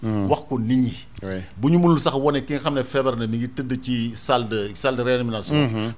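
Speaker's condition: No condition

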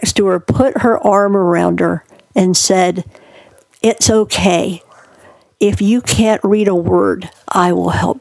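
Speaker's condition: Cleft palate; surgeries gave ability to speak

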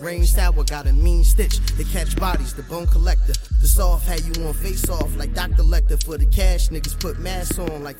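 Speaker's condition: No condition

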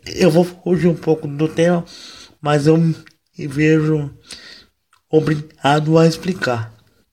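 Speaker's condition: Cerebral palsy, mild; wheelchair user

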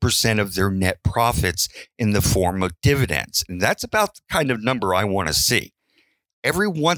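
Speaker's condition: No condition

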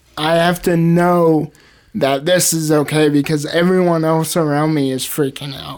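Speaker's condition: Cerebral palsy, spastic

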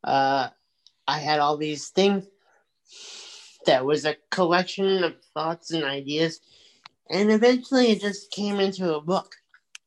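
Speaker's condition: Cerebral palsy; multiple surgeries since infancy

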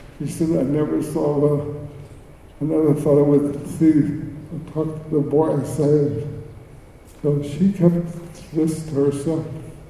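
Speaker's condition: Cerebral palsy; speech

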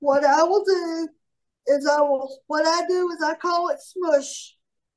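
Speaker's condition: Cerebral palsy; shoulder dislocates lifting heavy

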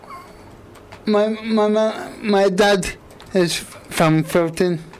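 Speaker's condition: Quadriplegic cerebral palsy; obvious speech impediment, quite a bit of effort to speak and shape words, considers self understandable

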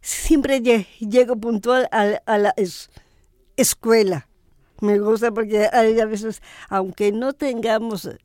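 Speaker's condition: Down syndrome; adult woman

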